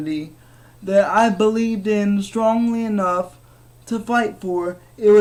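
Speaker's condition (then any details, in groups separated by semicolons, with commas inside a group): Cerebral palsy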